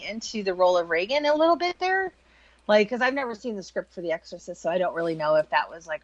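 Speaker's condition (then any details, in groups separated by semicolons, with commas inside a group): No condition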